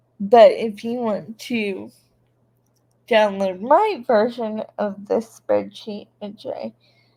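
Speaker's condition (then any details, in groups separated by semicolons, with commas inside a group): Cerebral palsy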